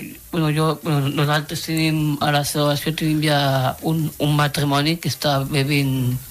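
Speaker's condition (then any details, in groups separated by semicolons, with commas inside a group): Down syndrome; genetic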